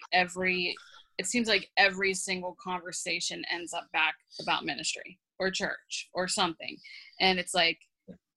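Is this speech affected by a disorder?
No.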